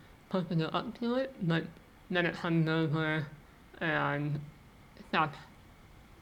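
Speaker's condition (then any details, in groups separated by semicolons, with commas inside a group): Muscular dystrophy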